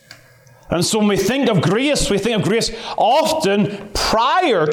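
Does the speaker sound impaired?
No.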